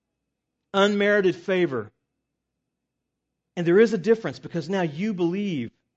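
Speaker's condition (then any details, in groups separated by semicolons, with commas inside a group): No condition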